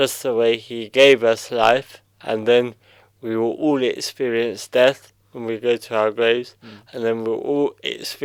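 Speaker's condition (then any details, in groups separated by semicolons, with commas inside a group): Cerebral palsy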